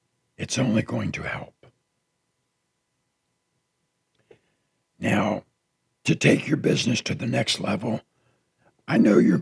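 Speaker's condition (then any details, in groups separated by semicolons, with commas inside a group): Partial laryngectomy after throat cancer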